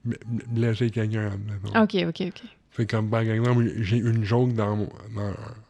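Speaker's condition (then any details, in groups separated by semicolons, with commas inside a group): Cerebral palsy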